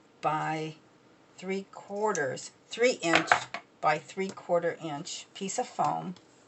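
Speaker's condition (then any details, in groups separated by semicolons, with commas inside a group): No condition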